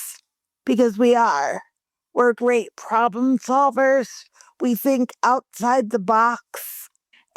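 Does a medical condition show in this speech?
Yes: cerebral palsy; present from birth.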